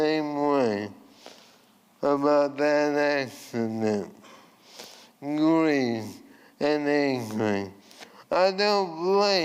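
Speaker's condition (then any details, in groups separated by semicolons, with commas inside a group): ALS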